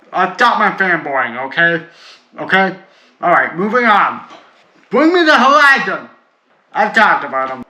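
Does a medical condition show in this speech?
Yes: cerebral palsy.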